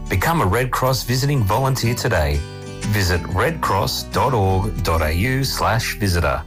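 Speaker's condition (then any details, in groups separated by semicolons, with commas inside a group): No condition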